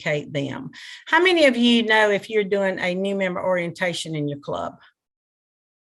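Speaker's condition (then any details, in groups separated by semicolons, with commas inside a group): No condition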